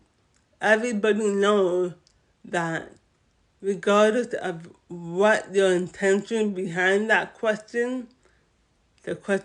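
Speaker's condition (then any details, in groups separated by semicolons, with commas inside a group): Cerebral palsy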